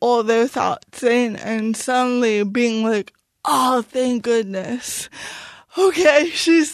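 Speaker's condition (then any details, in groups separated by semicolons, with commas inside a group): Cerebral palsy; speech noticeably affected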